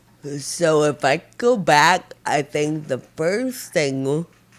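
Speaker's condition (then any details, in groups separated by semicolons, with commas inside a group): Friedreich ataxia; progressive nerve damage; progressed over years, tires easily, uses voice texting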